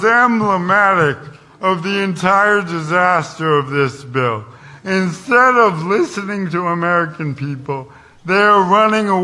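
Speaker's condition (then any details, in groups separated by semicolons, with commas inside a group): ALS; described as fatal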